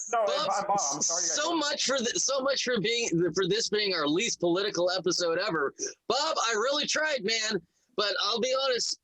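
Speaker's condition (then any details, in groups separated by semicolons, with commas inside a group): No condition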